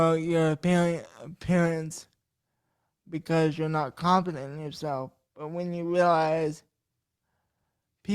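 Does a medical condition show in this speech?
Yes: cerebral palsy; atypical speech, concentrates on voice and pronunciation publicly.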